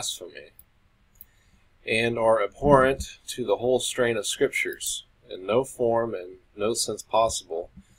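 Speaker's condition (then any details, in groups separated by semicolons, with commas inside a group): No condition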